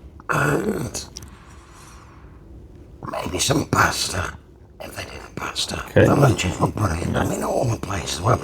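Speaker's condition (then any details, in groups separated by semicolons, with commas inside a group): Laryngectomy; permanent tracheostomy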